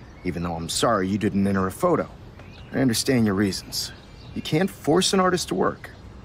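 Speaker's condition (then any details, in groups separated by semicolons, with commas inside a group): No condition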